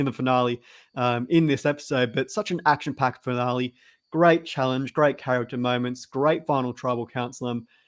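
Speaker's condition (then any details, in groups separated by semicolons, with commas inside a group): No condition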